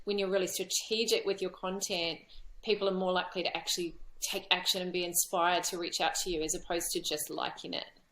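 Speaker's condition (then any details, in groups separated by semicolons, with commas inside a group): No condition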